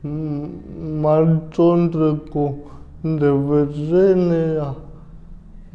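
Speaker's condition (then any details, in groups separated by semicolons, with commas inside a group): Cerebral palsy; impaired movement coordination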